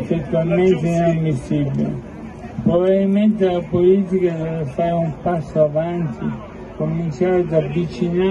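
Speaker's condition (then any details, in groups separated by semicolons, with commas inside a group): ALS; bulbar form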